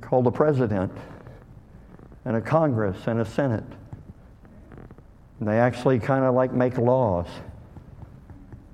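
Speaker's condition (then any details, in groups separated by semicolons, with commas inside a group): Cleft lip and palate; called hair lip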